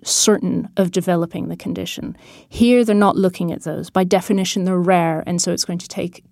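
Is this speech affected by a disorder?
No.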